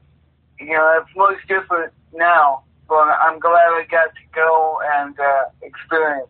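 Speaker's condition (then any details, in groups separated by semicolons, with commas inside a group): Cerebral palsy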